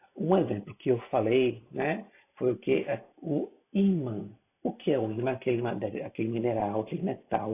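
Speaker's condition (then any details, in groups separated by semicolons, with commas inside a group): No condition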